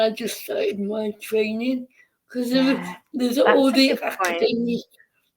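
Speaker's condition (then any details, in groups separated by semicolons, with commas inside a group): Cerebral palsy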